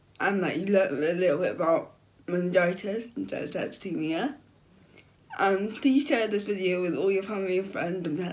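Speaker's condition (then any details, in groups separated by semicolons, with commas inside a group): Cerebral palsy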